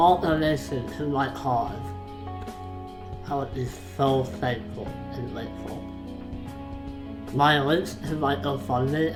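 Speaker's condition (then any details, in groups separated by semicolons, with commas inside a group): Facial palsy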